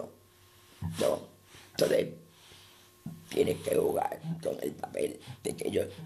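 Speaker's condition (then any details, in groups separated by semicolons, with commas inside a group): Total laryngectomy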